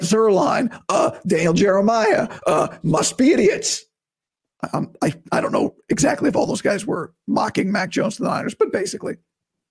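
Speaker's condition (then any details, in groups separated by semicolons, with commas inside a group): Vocal cord surgery recovery; not yet back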